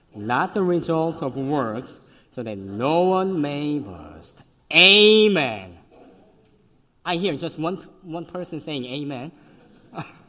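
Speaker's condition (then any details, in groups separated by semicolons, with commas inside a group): Cleft lip and palate, severe; could not suck breast milk as newborn, fed formula and cow milk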